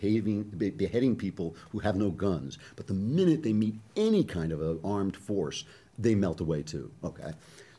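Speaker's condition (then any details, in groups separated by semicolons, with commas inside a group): No condition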